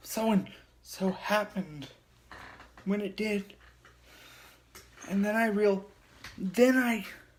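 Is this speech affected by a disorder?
Yes: cerebral palsy; heavily altered breathing patterns.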